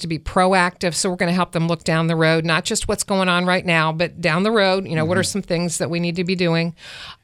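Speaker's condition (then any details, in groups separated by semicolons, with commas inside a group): No condition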